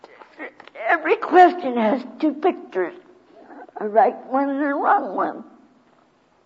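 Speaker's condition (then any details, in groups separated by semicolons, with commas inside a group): Cerebral palsy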